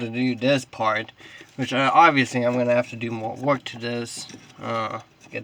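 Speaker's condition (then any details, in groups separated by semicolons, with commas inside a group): No condition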